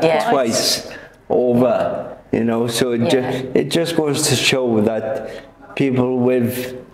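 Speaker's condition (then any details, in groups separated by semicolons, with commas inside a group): Cerebral palsy; quadriplegic form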